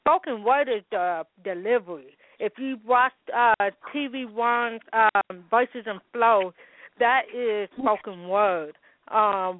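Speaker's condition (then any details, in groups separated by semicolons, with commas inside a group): Hearing loss with speech impediment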